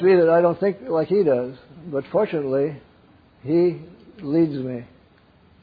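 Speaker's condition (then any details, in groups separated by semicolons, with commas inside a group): Parkinson's; wakes up around 3 am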